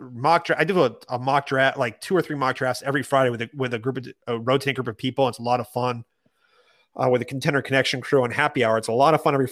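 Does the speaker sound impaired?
No.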